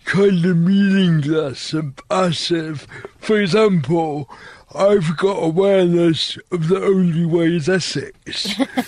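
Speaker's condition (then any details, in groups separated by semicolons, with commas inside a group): Cerebral palsy; difficulty with ch sound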